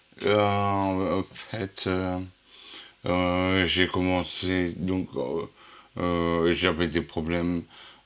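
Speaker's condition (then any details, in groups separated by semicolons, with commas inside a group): Huntington's disease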